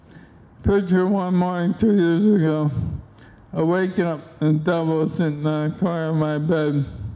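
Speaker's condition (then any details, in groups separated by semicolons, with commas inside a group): ALS; onset left hand and arm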